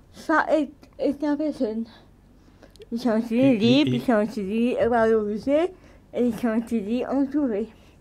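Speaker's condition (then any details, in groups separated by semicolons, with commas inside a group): Cerebral palsy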